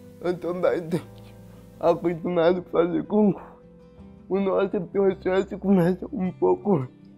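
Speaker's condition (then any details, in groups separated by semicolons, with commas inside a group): Cerebral palsy; some difficulty speaking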